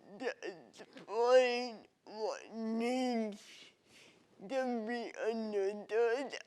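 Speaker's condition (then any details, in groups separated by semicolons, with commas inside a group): Cerebral palsy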